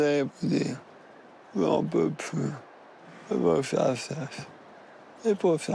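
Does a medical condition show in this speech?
Yes: maladie de Charcot (ALS); ALS, all muscles progressively paralysed; diagnosed 2 years ago, rapid progression, respirator dependent; needs voice amplifier, uses eye-tracking communication.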